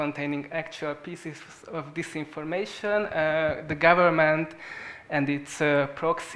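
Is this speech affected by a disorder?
No.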